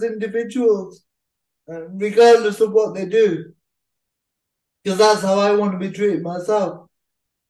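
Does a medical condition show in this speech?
Yes: cerebral palsy; cerebral palsy since childhood, uses a wheelchair, swimming advised in childhood to exercise all muscles.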